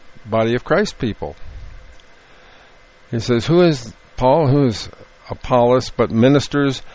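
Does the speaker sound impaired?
No.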